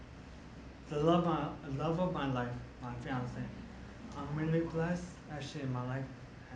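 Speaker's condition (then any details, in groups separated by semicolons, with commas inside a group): Traumatic brain injury; walking now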